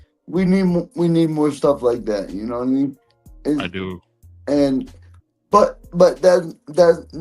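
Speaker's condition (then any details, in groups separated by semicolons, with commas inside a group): Cerebral palsy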